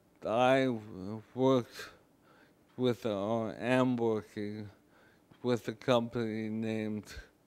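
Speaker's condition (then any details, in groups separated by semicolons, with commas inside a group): ALS, speech-generating device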